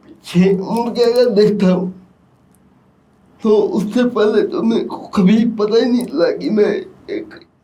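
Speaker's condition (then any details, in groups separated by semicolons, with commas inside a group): Cerebral palsy; lifelong, affects movement and posture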